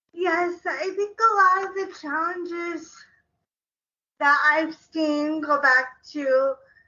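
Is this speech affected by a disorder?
Yes: cerebral palsy.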